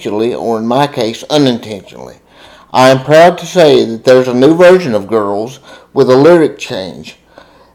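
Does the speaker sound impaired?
Yes: cerebral palsy, spastic diplegia.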